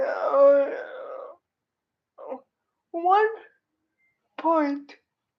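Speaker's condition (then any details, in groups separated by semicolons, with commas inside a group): Cerebral palsy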